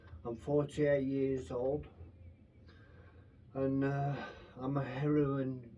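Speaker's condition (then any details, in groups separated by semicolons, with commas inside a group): Brain infection with surgery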